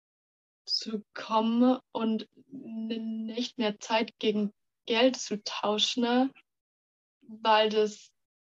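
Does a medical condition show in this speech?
Yes: stuttering; stuttering since kindergarten age, many logopedists and speech therapists, stuttering therapy groups with other stutterers; 18 years old, fighting stuttering less with pressure and resistance; part-word and word repetitions, we wegzulaufen; here prolonged sounds.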